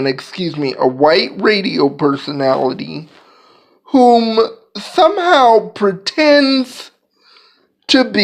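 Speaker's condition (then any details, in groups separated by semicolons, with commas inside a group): Cerebral palsy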